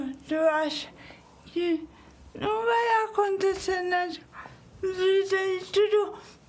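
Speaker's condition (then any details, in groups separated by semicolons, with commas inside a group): Cerebral palsy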